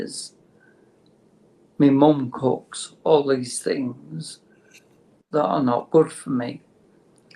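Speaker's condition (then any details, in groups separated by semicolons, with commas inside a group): Motor neurone disease; terminal, no cure; diagnosed within last two years, early stage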